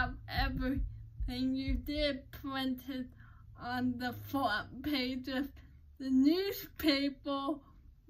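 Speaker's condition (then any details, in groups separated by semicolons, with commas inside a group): Cerebral palsy; uses crutches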